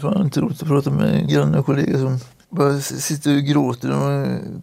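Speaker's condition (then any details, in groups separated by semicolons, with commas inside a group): Atypical Parkinson's; very rare form, onset with finger tremor, fluctuating hand movement control; sometimes unable to get out of bed, body freezes, increasingly stiff, daily strength and flexibility training; sudden slurring mid-conversation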